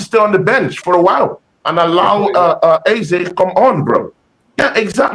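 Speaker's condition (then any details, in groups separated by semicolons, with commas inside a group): No condition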